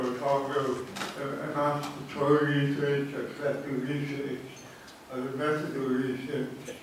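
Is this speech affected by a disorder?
Yes: cerebral palsy.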